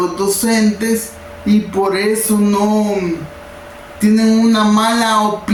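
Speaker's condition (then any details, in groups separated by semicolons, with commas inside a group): Cerebral palsy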